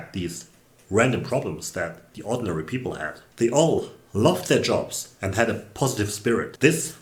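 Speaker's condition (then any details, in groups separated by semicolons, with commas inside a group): No condition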